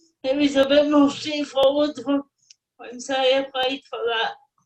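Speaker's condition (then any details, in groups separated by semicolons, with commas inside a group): Cerebral palsy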